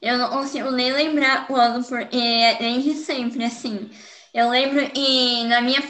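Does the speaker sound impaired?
Yes: cleft lip and palate; care at Bauru and Joinville Centrinhos, long speech therapy, home exercises; awaiting orthognathic surgery advancing maxilla, hypernasality to be corrected after, speech therapy to resume; residual hypernasality, nasal air escape likely to increase after surgery, voice still needs improvement.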